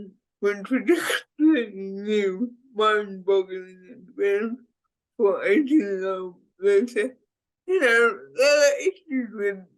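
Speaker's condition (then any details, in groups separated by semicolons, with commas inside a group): Cerebral palsy; speech impediment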